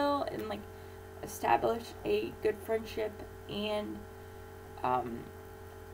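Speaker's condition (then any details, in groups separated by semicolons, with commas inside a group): Cerebral palsy; infant ventilator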